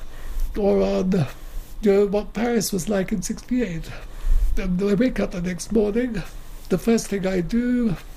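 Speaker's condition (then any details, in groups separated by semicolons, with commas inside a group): Motor neuron disease; wheelchair user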